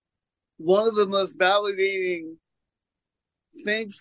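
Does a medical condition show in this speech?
Yes: cerebral palsy; congenital.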